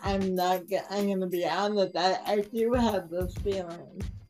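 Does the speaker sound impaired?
Yes: cerebral palsy; mild.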